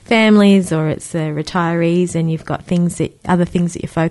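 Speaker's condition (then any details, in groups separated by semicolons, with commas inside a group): No condition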